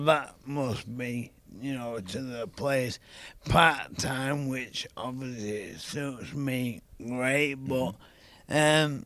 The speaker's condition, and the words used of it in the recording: ALS (motor neuron disease). You know, apart from the voice, I'm doing all right.